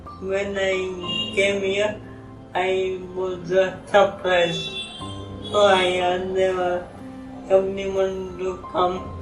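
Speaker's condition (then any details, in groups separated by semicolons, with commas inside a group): ALS; abnormal gait, gross and fine motor impairment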